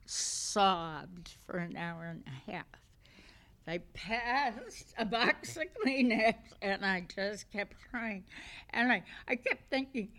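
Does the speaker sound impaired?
Yes: essential tremor; essential tremor affecting voice; may be hard to understand.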